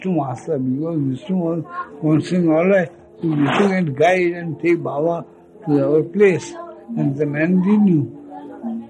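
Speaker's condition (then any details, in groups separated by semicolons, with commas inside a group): Speech loss after head injury; speech lost after head injury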